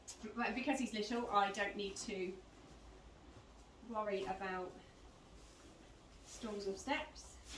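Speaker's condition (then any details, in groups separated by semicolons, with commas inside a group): No condition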